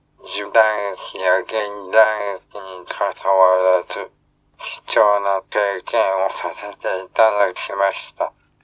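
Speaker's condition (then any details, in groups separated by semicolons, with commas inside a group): ALS, speech-generating device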